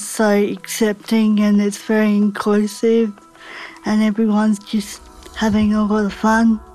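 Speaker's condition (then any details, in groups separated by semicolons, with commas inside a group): Cerebral palsy; 2 years of inclusive dance classes, reports more movement since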